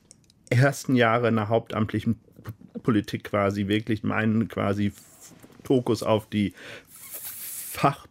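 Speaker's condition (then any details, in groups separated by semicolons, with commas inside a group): Stuttering; no pain; stutters openly during radio interview; hotline calls sometimes hung up on; prolonged sounds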